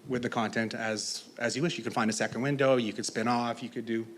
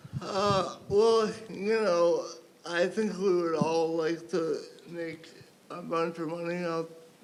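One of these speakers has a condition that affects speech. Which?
The second: cerebral palsy.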